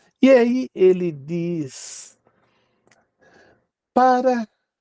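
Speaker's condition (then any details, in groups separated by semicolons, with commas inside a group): No condition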